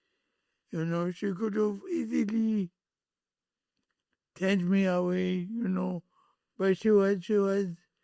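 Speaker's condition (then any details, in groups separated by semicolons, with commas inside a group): Cerebral palsy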